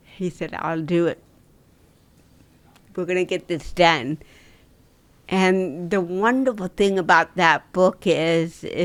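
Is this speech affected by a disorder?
Yes: cerebral palsy.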